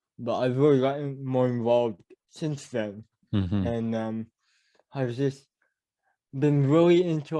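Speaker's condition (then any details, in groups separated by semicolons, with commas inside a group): Cerebral palsy; mild speech impediment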